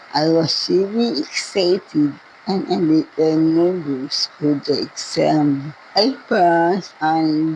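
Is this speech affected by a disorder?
Yes: cerebral palsy.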